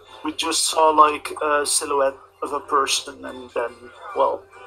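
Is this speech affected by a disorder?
No.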